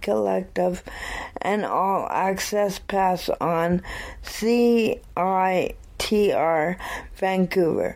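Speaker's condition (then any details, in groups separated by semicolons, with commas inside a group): Cerebral palsy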